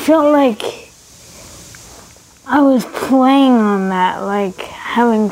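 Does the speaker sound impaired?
Yes: cerebral palsy; mobility issues, painful physiotherapy, surgery in the States to help walking, mobility still limited; age 11, recent arm surgery, needs adaptive bicycle.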